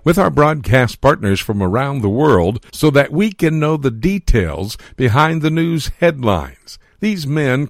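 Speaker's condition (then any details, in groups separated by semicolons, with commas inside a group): No condition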